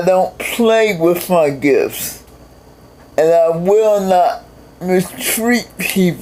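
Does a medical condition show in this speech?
Yes: cerebral palsy; several unnoticed strokes.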